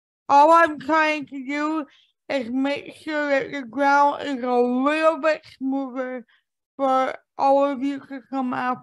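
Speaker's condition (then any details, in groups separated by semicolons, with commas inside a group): Cerebral palsy; since birth, diagnosed at age 2, arthritis since age 30, becoming less ambulatory, cannot stand long even assisted; speech mocked for years for how it sounds, speaks on podcasts, avoids speaking in TikTok videos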